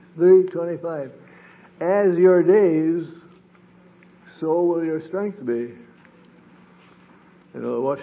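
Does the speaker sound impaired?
Yes: Parkinson's disease; sleep disrupted, wakes around 3 am unable to return to sleep.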